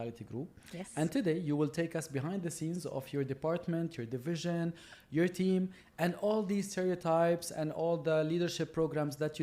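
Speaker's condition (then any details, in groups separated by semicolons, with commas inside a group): No condition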